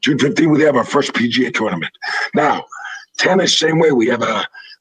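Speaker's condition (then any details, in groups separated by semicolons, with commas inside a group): Throat cancer, vocal cords removed; 63 surgeries under general plus about 100 in office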